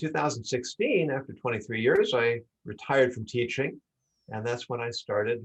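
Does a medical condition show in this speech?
No.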